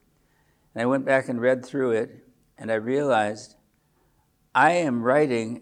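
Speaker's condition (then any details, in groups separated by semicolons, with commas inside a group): Parkinson's disease; age 74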